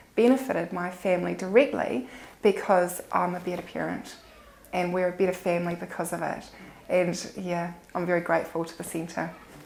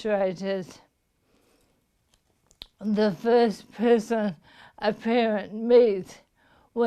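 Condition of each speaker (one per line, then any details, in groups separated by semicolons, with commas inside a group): No condition
Motor neuron disease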